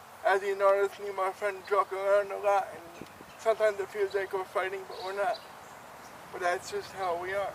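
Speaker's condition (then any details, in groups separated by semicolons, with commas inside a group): Cerebral palsy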